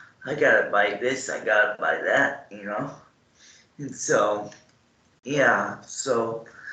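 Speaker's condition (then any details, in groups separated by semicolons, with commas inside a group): Cerebral palsy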